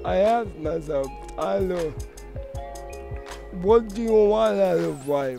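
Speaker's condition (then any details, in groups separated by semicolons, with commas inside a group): Cerebral palsy; from birth; voice noticeably affected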